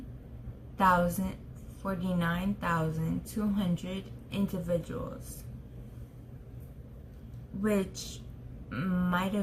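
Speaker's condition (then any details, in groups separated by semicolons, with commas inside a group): Traumatic brain injury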